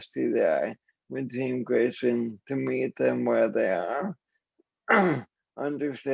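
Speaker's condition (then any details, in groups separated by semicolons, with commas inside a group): ALS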